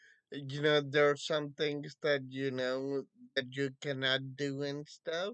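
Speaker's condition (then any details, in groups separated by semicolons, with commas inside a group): Friedreich's ataxia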